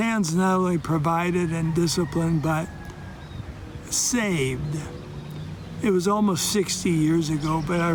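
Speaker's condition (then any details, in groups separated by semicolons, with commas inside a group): ALS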